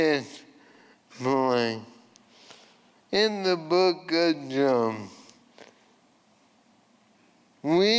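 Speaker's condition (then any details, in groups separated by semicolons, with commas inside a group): ALS; voice changed from earlier resonant voice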